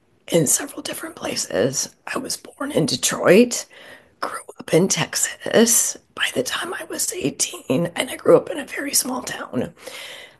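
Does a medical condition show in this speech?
Yes: spasmodic dysphonia; neurological voice disorder, Vocal cord spasms seen on nasal scope, onset at speaking panel, cause unclear; year and a half since diagnosis, Vocal therapy, Jim Bostock's Vocal Freedom Program, LA support group; voice dried then lost, vowels hard, at worst inaudible, hard to talk and breathe, long whispering.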